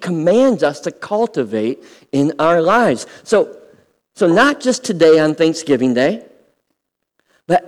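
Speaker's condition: Cleft lip and palate; with recoveries

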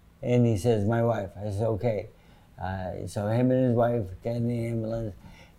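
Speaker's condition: Parkinson's disease; sometimes

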